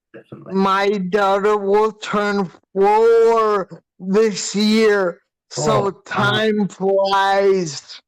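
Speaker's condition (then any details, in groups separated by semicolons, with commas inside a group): Hydrocephalus with shunt failure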